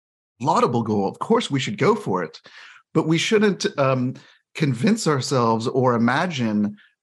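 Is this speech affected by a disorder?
No.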